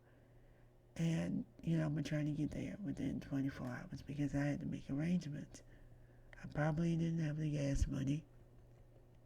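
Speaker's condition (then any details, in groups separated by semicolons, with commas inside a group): Myasthenia gravis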